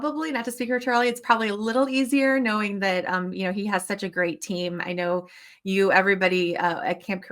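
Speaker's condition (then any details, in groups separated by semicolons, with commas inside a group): No condition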